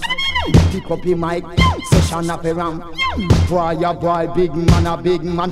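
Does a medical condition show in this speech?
No.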